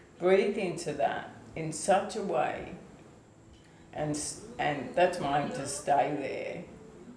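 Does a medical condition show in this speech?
Yes: ALS/MND; onset foot drop.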